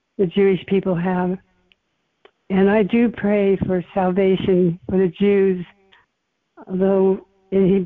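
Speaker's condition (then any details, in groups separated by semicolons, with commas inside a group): Parkinson's; hobbling, age 86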